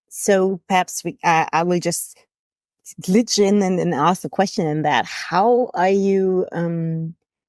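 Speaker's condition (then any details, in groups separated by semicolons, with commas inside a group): No condition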